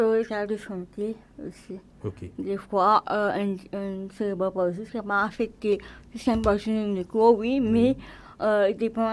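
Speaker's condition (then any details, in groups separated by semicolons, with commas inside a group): Cerebral palsy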